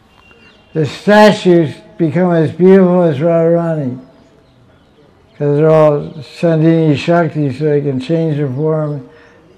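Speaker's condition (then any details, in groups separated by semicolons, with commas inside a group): Deafness; self-reported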